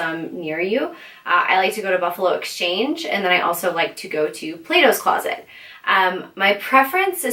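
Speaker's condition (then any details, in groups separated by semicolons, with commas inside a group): No condition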